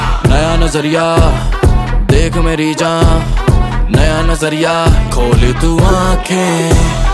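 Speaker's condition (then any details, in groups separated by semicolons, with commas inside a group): No condition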